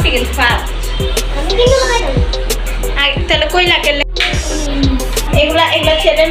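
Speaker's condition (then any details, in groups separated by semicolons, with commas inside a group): No condition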